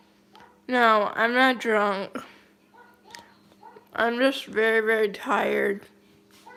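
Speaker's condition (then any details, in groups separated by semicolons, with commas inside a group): Cerebral palsy, mild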